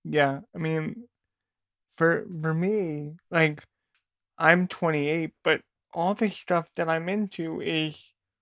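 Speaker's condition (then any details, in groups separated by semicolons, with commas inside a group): Cerebral palsy; all four limbs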